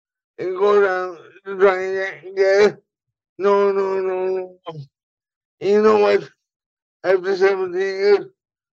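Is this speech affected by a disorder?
Yes: cerebral palsy; motor skills affected, pain up and down body, everything difficult, formerly helped by Fanta with doors, laundry; voice affected once in a while, talks funny sometimes, mental capability unaffected.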